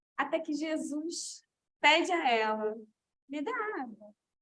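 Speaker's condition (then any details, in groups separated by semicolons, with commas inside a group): No condition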